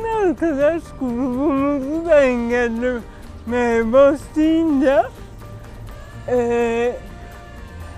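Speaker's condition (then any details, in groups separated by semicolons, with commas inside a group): Cerebral palsy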